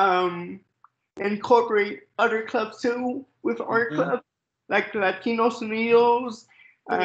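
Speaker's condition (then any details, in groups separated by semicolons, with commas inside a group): Cerebral palsy; speech not impaired, sometimes hyperventilates when talking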